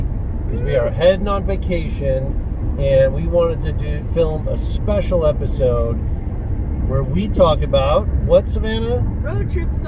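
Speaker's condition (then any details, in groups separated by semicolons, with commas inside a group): No condition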